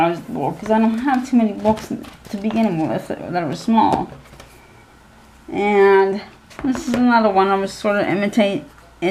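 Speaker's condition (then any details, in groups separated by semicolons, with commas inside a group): Cerebral palsy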